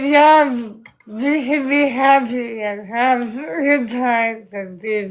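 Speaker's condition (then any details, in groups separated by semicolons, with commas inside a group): Spinal muscular atrophy type 2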